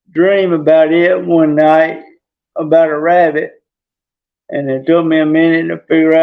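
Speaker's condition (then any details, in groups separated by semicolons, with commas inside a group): Traumatic brain injury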